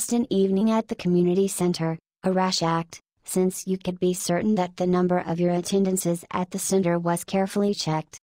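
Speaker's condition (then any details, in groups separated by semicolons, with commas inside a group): No condition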